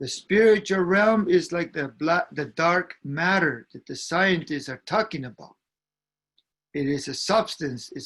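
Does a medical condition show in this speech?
No.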